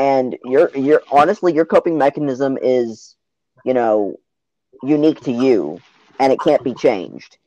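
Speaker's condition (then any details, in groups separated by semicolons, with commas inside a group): No condition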